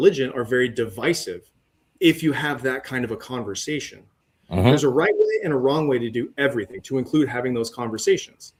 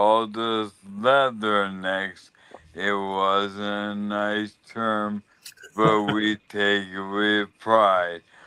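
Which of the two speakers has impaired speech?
The second: ALS; one leg affected, leg brace; no control of that leg.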